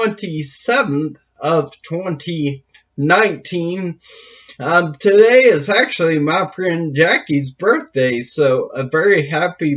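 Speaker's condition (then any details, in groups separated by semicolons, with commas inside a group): Brain injury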